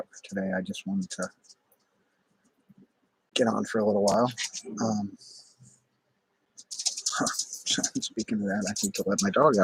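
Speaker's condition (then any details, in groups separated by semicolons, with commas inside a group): No condition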